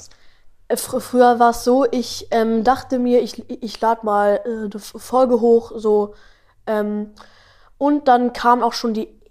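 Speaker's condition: Stuttering; 12-year-old boy; stutters a lot in this conversation about stuttering, less on liked topics, slower speech would help; almost never stutters when singing or with melody, stutters rapping without melody, little in own podcast, often fast; repeated sounds, repeated words, prolonged sounds

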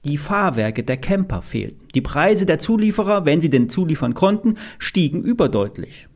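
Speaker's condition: No condition

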